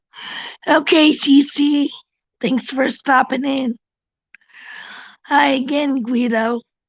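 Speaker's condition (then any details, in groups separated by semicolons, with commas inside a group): Cerebral palsy; tracheotomy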